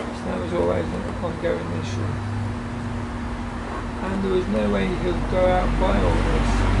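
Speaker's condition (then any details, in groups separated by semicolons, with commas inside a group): Motor neurone disease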